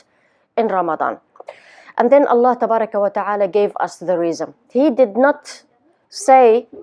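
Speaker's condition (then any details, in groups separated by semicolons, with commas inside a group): No condition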